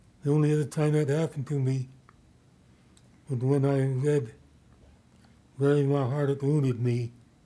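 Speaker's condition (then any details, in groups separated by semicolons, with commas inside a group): Parkinson's disease; new medication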